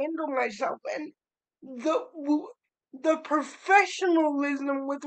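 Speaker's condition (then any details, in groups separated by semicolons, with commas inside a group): Cerebral palsy; spastic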